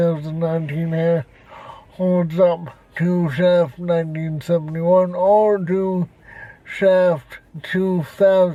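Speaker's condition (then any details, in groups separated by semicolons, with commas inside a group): Cerebral palsy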